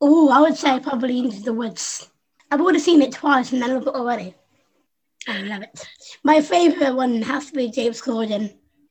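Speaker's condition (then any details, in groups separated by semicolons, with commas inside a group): Down syndrome; learned to speak by copying younger sister Susie, second top grade and b in French speaking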